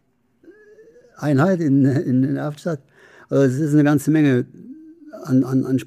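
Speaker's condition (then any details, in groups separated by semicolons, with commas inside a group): Parkinson's disease; speech therapy trains facial muscles against freezing face and speech against decline, going well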